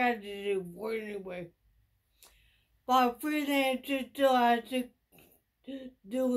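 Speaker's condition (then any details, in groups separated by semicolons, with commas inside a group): Traumatic brain injury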